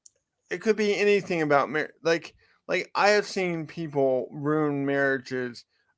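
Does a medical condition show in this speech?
Yes: cerebral palsy; from birth.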